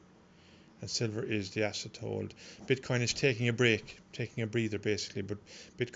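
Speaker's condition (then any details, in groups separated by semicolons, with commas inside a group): No condition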